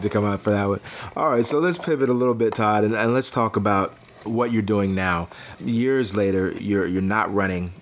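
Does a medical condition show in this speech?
No.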